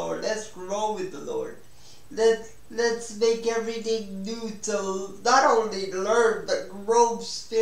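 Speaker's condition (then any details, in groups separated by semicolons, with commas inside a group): Spastic cerebral palsy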